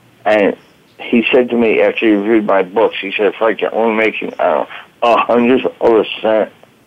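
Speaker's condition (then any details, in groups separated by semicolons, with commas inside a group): Voice box damage from tracheostomy; about 35 years since injury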